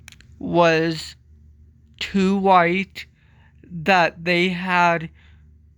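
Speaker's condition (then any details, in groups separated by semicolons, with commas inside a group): Cerebral palsy; from birth, walks with walker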